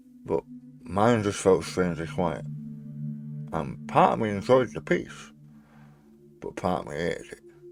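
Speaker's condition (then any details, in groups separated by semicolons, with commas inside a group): Tongue cancer surgery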